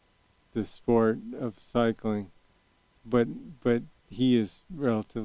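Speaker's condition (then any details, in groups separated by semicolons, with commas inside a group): Early onset Parkinson's, young onset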